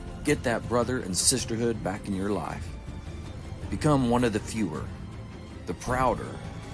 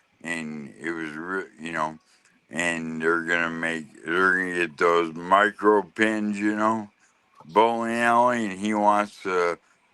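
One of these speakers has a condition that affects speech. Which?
The second: lou Gehrig's disease (ALS); right side and left hand weakness, cane, leg brace; voice going, slurring worsens with longer talking.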